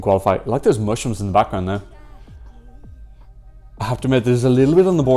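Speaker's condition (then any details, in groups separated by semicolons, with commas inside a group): No condition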